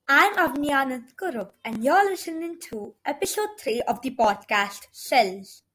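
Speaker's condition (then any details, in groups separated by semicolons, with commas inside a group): No condition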